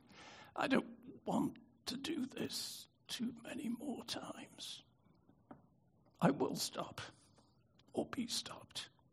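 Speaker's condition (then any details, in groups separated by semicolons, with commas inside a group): Spasmodic dystonia; prior stroke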